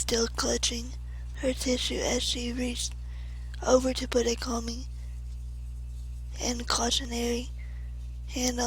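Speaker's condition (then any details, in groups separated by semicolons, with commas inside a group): Cerebral palsy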